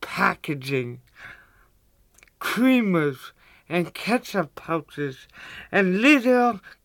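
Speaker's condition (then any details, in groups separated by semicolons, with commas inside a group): Cerebral palsy; cerebral palsy since childhood, visible, impaired coordination, did not operate heavy farm machinery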